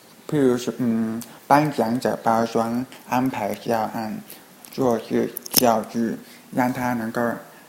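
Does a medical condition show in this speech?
Yes: hearing impairment; trouble following fast speech in Skype video meetings.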